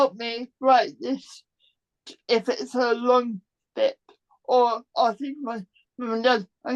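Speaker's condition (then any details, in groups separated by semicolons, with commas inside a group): Cerebral palsy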